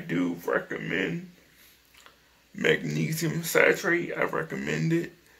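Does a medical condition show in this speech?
Yes: cerebral palsy; speech is not the best.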